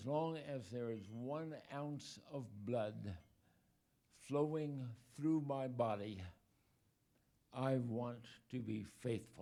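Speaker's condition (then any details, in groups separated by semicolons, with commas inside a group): ALS; body weakening, 2 years since onset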